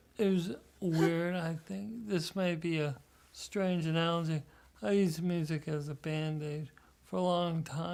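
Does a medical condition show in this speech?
Yes: Parkinson's disease; deep brain stimulation surgery; painful symptoms, decades since onset, still mountain biking; strong voice, sings.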